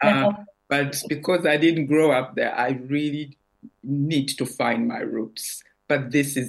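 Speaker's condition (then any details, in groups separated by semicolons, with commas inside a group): No condition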